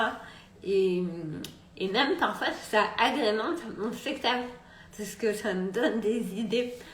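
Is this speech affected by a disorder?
Yes: multiple sclerosis.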